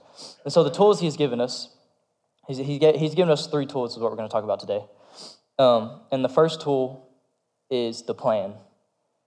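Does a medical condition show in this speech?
No.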